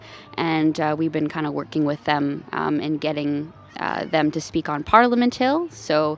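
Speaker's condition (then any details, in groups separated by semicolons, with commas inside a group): No condition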